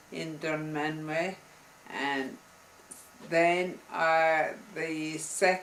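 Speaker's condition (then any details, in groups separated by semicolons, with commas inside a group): Multiple sclerosis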